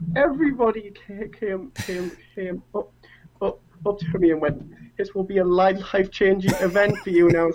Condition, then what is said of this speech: Stuttering. Like, when I stammer, I'm truly saying what I want to.